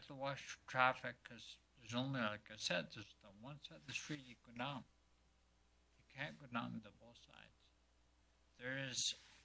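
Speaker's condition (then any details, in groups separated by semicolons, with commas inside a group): Multiple sclerosis; affecting speech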